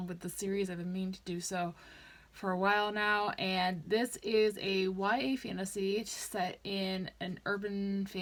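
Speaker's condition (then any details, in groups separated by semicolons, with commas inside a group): No condition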